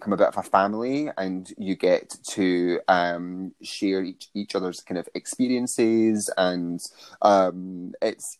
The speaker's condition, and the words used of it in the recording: Stuttering. So there's little things, like I have a stammer, and I say M a lot, but I make sure I get up in front of large groups of people